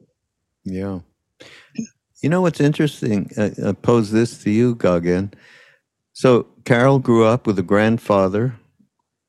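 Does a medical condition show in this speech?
No.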